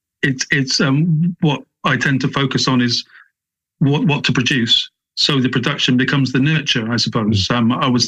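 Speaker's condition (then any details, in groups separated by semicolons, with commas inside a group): Stammer; developmental, onset early childhood, lifelong, more severe during trial, barely able to speak first six months in prison; less intense than in earlier years; blocks on words, anticipatory anxiety, worse under stress, alcohol once used to speak more easily; repeated sounds, repeated words, prolonged sounds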